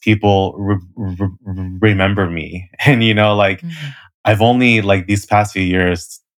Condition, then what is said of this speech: Stuttering. So, before I talk, sometimes I just get like worked up about, oh my gosh, I'm going to stutter.